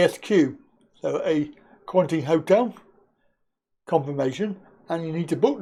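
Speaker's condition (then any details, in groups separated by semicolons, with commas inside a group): Cerebral palsy; back surgery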